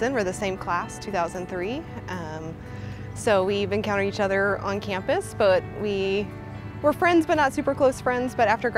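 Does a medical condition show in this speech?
No.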